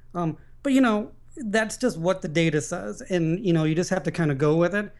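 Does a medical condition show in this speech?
No.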